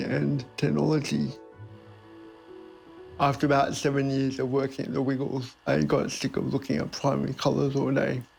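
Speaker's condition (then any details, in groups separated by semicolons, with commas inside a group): Cerebral palsy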